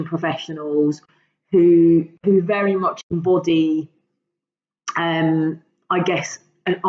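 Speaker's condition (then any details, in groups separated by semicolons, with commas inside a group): No condition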